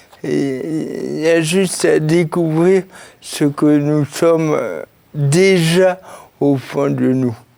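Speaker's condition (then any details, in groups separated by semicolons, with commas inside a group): Cerebral palsy; since birth, birth injury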